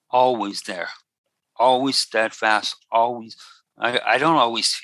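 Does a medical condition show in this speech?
Yes: expressive aphasia; caused by second stroke, left-side paralysis and unable to talk at onset, 21 days at Kaiser; can still play cello, paint and write.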